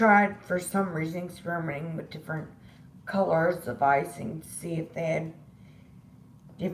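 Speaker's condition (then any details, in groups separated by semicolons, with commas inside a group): Disability causing slurred speech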